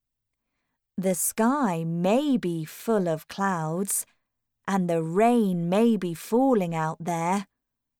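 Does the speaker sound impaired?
No.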